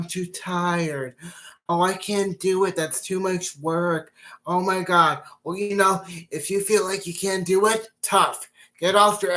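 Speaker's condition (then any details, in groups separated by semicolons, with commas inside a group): Cerebral palsy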